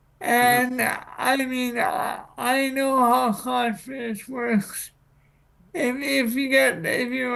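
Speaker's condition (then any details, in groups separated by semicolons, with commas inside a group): Cerebral palsy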